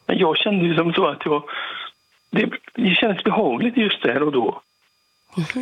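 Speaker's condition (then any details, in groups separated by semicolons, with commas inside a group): Parkinson's disease; 40-50 tablets a day, operation with something put down throat; recovering, intensive care with oxygen about two months ago, nearly died; hard to speak at times, trouble getting voice out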